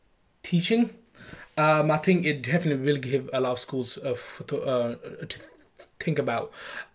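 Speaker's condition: Stammer; stammer since childhood, spoke little when young to hide it; age 26, ongoing stammer; struggles to say own name, slow to get out, less stammering with put-on Birmingham accent or exaggerated speech; blocks

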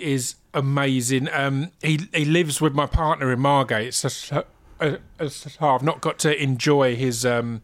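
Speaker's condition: Stammer; stutter, unnoticed during rapping and spoken word years, noticed with radio show and podcast, works with STAMMA; struggles with hard g sounds, had pet renamed Finley to avoid hard g name; repeated sounds, repeated words

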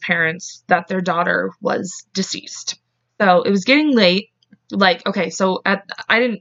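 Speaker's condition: No condition

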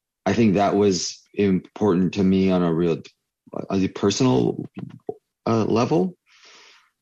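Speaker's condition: Stuttering; stuttering since childhood; prolonged sounds

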